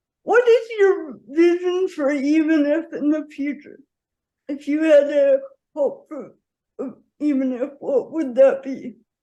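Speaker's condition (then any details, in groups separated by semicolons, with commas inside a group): Quadriplegic cerebral palsy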